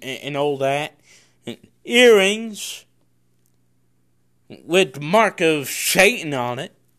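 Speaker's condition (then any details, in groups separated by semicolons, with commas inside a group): Cerebral palsy; congenital, no known medical cause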